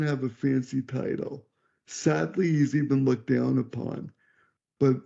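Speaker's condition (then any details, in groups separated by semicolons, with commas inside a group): Cerebral palsy; wheelchair user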